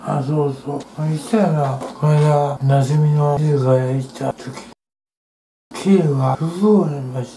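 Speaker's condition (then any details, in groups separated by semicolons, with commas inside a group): Tongue cancer, partial glossectomy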